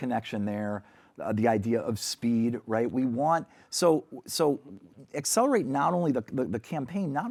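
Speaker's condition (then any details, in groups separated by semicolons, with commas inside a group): No condition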